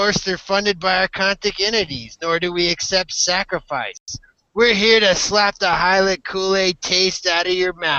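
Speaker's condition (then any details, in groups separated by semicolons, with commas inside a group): No condition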